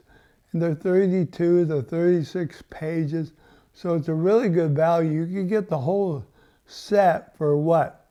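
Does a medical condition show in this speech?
Yes: ALS.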